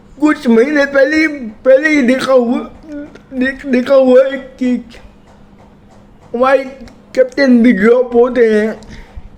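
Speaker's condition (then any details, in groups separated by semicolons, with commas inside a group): Cerebral palsy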